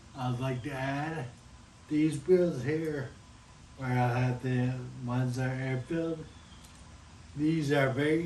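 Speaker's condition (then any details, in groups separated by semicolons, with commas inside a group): Friedreich's ataxia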